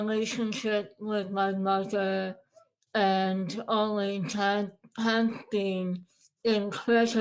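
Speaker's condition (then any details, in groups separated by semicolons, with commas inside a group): Moebius syndrome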